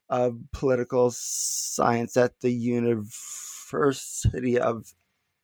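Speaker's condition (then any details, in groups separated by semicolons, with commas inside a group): Stuttering; not stuttering much during this interview; prolonged sounds, blocks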